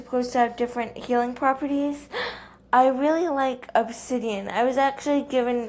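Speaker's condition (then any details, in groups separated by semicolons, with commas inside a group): Cerebral palsy, athetoid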